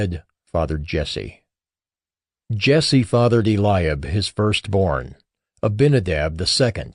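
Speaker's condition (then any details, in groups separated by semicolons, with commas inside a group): No condition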